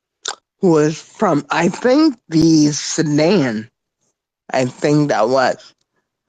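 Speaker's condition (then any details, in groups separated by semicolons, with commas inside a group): Spinocerebellar ataxia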